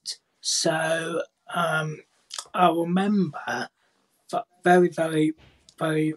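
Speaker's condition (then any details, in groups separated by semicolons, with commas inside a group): Cerebral palsy, profound hearing loss; speaks clearly and well, no longer signs, most BSL forgotten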